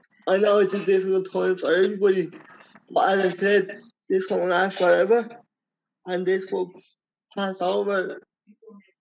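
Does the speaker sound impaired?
Yes: cerebral palsy; can speak for himself.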